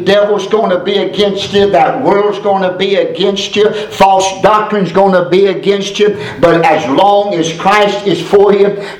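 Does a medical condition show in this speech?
No.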